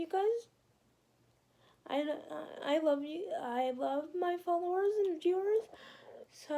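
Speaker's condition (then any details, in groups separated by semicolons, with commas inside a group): Quadriplegic cerebral palsy; spastic quadriplegic type, hip surgery, one leg angled; age 17, occasional physical therapy, back pain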